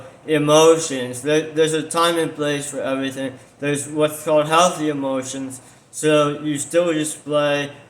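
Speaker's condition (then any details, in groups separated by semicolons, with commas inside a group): Tongue cancer surgery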